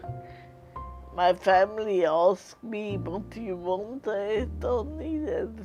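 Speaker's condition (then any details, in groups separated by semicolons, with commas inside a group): Multiple sclerosis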